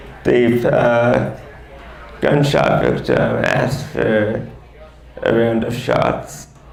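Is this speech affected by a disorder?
Yes: mild ataxic cerebral palsy; ataxic form, from birth, caused by oxygen deprivation.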